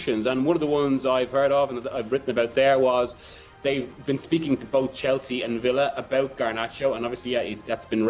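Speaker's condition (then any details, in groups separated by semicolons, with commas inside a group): No condition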